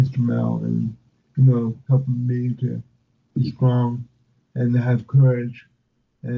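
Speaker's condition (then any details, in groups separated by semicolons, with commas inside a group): Cerebral palsy; from birth, affects speech, arms, legs, limited hand use; frequent falls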